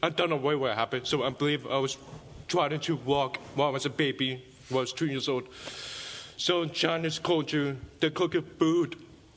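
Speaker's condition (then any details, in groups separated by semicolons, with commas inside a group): Deafness; speaks, understood by most people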